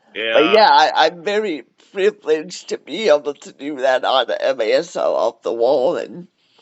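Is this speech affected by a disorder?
Yes: cerebral palsy; cerebral palsy, wheelchair.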